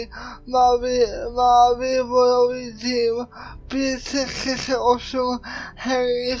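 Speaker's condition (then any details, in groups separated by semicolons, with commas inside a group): Cerebral palsy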